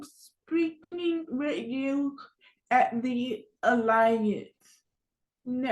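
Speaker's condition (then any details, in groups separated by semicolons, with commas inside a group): Cerebral palsy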